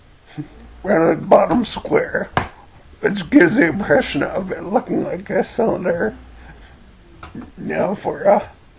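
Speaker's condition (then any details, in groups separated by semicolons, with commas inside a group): Cerebellar ataxia from brain tumour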